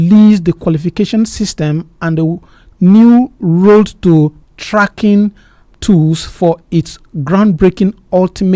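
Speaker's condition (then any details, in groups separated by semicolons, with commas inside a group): No condition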